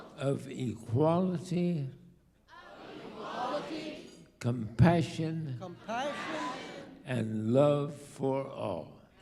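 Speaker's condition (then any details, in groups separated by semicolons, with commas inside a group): ALS; diagnosed about two years ago, late onset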